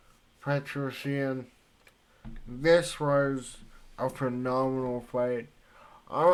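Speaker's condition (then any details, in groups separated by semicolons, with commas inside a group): Cerebral palsy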